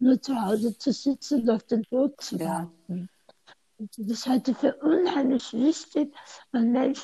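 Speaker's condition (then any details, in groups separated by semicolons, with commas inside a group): Tongue cancer surgery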